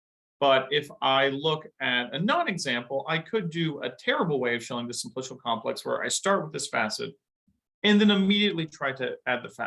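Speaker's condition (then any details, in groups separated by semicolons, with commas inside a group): No condition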